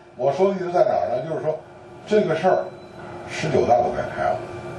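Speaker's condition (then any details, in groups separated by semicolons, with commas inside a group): No condition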